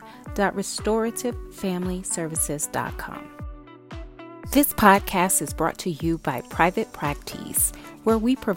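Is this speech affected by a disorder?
No.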